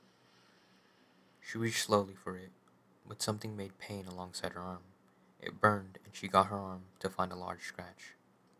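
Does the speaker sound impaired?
No.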